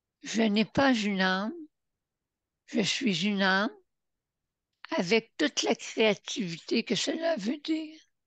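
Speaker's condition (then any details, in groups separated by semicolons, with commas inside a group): Parkinson's disease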